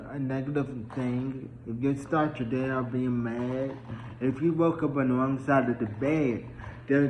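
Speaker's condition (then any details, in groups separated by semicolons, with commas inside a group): Traumatic brain injury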